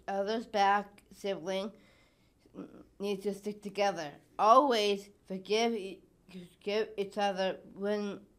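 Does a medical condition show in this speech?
Yes: Down syndrome; open heart surgery at four months.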